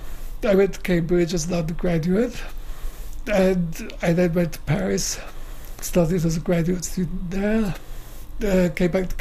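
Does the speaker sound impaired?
Yes: motor neuron disease; wheelchair user, breathing tube, phlegm cleared from throat, assistant and computer needed; still able to speak, lack of breath, swallowing easily goes the wrong way.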